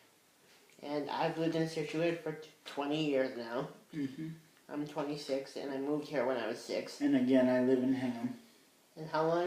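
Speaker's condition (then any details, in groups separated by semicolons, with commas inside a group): Cerebral palsy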